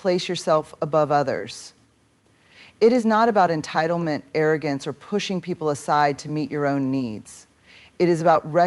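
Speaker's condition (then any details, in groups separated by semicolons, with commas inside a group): No condition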